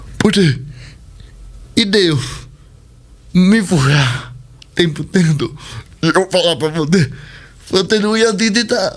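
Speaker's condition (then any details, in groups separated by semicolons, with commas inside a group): Cerebral palsy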